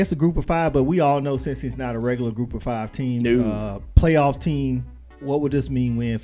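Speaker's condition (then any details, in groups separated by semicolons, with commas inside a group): No condition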